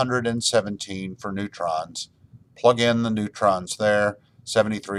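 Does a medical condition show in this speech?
No.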